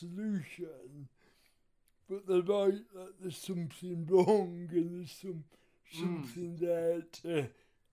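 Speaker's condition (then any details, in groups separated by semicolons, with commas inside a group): Cerebral palsy; writes material to own rhythm for easier speaking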